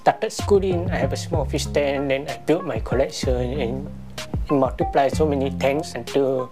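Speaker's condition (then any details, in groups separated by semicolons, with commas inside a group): Profound and severe deafness; profound hearing loss one side, severe other side, about 70 to 80% loss, onset age 2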